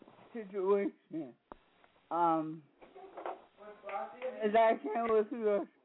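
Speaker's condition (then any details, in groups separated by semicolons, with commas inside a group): Speech impediment; voice affected by disability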